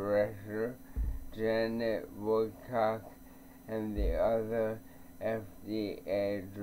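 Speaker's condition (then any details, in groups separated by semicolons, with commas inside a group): ALS; bulbar onset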